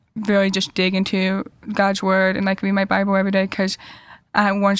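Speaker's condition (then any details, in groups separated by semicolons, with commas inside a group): Deafness; cochlear implants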